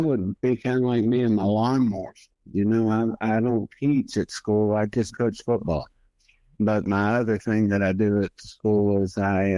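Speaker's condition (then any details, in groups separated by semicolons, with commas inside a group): Multiple sclerosis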